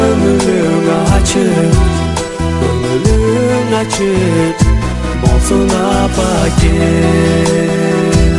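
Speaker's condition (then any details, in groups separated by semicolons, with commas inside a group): No condition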